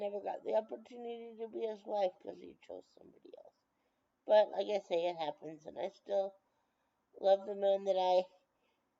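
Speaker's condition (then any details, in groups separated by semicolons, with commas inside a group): Brain injury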